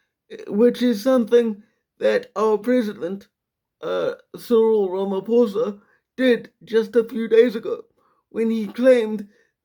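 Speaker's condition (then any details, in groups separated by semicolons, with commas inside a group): Quadriplegic cerebral palsy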